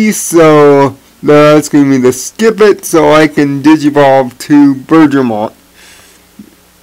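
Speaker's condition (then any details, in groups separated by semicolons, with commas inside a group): Cerebral palsy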